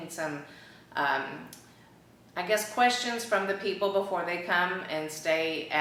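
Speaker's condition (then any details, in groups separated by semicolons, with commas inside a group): No condition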